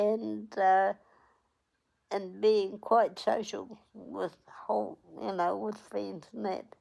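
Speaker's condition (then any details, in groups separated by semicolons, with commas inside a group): Cerebral palsy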